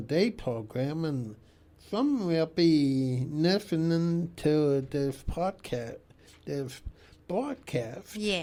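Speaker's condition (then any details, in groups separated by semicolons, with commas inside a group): Cerebral palsy; tongue tie, tongue cannot touch roof of mouth; speech affected, tongue cannot reach roof of mouth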